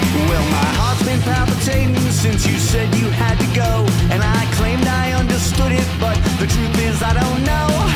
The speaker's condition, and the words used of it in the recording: None; typical speech.